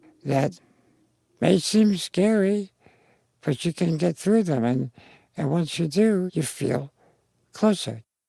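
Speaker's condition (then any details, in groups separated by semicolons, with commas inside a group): Spinal muscular atrophy, congenital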